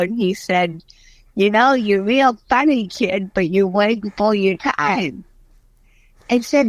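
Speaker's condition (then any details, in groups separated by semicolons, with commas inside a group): Cerebral palsy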